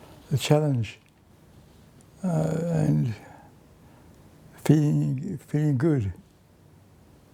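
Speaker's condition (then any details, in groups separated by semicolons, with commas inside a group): Parkinson's disease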